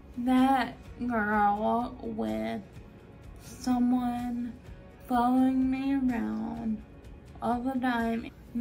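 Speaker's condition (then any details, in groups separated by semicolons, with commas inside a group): Friedreich's ataxia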